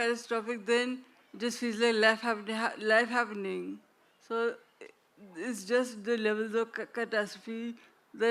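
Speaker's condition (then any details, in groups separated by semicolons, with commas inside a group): Traumatic brain injury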